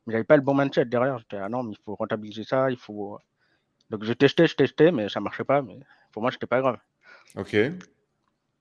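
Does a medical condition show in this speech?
Yes: hearing impairment from birth; congenital hearing loss, diagnosed around age 4, lip reading since birth, school to learn spoken French; degenerative hearing loss, may get worse; learned to speak at age 4, slight effect on speech noticeable now and then.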